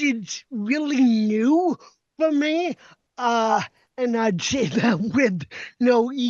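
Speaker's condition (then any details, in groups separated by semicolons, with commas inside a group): Cerebral palsy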